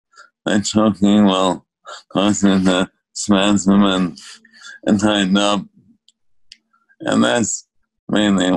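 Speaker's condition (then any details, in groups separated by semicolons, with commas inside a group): ALS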